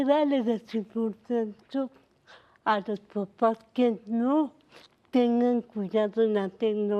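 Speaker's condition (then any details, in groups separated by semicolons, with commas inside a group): Cerebral palsy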